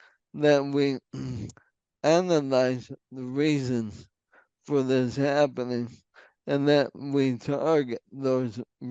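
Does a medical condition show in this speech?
Yes: ALS.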